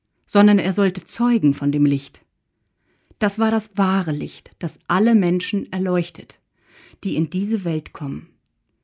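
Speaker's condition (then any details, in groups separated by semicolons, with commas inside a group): No condition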